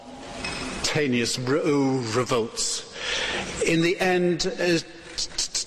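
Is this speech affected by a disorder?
Yes: stuttering; severe stuttering; face scrunches up while stuttering, very slow word output, repetitive guttural sounds, content otherwise erudite; here repeated sounds, prolonged sounds.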